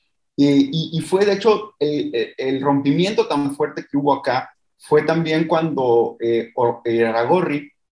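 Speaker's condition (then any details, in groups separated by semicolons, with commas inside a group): Stuttering; mild stutter, went away while narrating Tampico Madero football matches; stutter noticeable in this recording; mild stutter noticeable to listeners, fluent when narrating football matches; repeated sounds, repeated words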